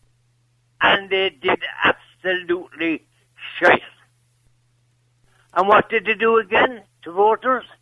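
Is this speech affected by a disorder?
Yes: Parkinson's; Parkinson's with dementia, loses balance.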